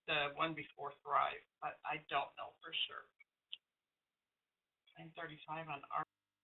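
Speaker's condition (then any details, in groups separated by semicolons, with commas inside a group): No condition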